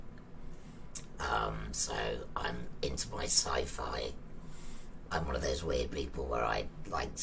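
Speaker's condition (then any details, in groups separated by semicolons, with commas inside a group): Laryngectomy; laryngectomy for thyroid cancer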